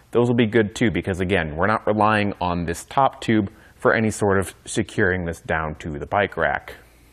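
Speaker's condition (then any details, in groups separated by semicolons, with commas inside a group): No condition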